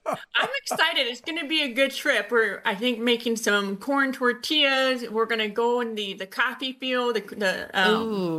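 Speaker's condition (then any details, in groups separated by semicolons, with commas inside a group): Usher syndrome, born deaf; diagnosed at 19, retinitis pigmentosa, night blindness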